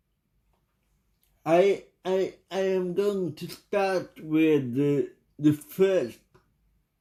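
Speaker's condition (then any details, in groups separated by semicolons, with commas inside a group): Cerebral palsy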